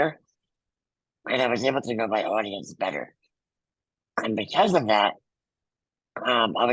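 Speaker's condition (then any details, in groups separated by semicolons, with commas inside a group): Muscular dystrophy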